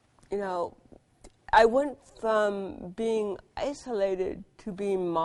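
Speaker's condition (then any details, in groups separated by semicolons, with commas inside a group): Cerebral palsy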